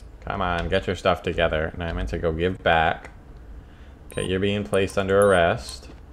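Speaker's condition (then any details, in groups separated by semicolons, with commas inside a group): No condition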